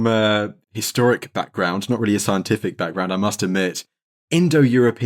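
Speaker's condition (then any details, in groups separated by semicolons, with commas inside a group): No condition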